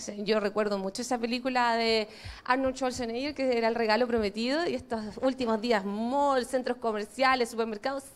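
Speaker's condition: No condition

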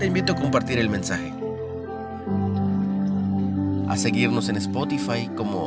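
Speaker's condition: No condition

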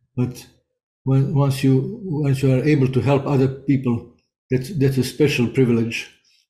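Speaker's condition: Parkinson's disease; syncopation regained

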